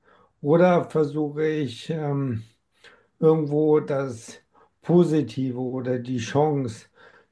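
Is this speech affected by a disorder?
Yes: amyotrophic lateral sclerosis; has tried many approaches.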